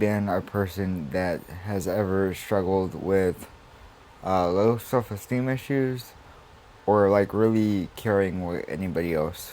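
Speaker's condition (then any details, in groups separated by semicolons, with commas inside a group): Cerebral palsy; adult, spasms, repositions in chair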